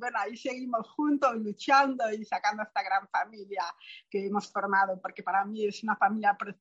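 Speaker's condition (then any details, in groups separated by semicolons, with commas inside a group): Profound bilateral hearing loss, post-meningitis profound bilateral sensorineural hearing loss; profound bilateral hearing loss from meningitis at four, cochlear implant at 30, earlier limited hearing aid; speech surprises people given deafness, childhood speech therapy abroad, relies on lip reading and facial gestures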